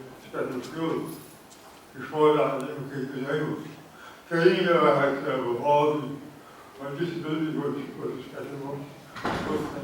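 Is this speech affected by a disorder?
Yes: cerebral palsy.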